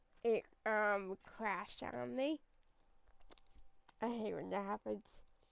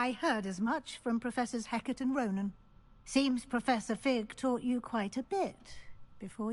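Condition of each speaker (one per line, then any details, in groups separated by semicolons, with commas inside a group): Cerebral palsy
No condition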